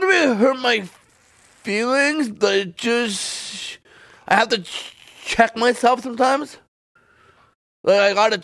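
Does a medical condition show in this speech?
Yes: stuttering; uses stutter in stand-up, studies Anthony Jeselnik repeating phrases twice for emphasis; here repeated sounds.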